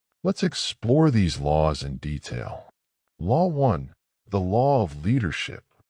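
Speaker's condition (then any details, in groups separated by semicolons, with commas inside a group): No condition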